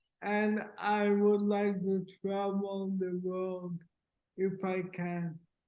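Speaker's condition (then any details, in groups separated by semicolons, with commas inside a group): Cerebral palsy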